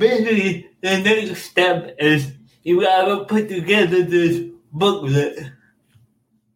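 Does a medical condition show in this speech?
Yes: cerebral palsy; speech impairments, speech therapy from age seven with jeff in orlando, school speaking device declined.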